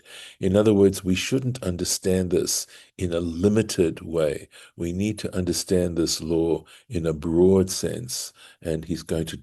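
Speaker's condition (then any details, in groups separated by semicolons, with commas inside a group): No condition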